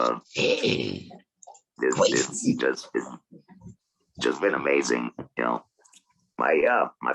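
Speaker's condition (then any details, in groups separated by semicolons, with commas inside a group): Laryngectomy, oesophageal; total laryngectomy and glossectomy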